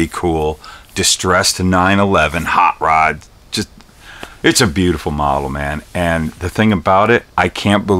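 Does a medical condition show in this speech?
No.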